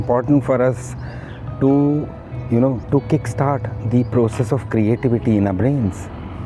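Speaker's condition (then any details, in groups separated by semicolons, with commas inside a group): No condition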